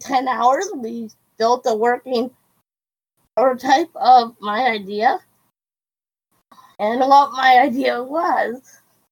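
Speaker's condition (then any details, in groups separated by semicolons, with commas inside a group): Cerebral palsy; quadriplegic, wheelchair user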